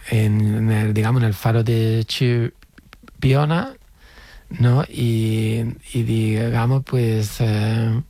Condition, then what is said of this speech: Stuttering. Esa tartamudez que cuando hemos comenzado, sí, al principio me decías, bueno, tengo un poco de tartamudez, da, sí, igual, cada uno es como es, habla, claro, como habla, a su, sí, manera.